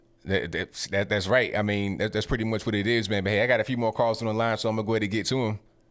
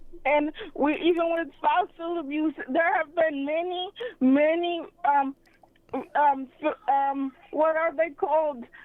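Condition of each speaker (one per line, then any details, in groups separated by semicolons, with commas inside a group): No condition
Cerebral palsy; sometimes hard to talk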